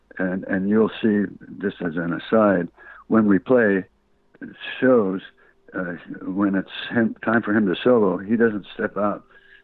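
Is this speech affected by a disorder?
Yes: Parkinson's disease; earlier radiation for cancer treatment.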